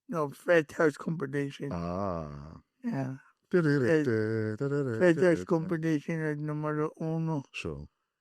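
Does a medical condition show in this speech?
Yes: cerebral palsy.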